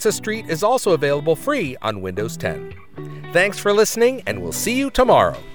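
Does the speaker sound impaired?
No.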